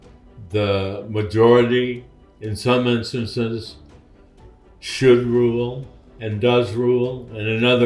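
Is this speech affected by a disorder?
Yes: Parkinson's disease.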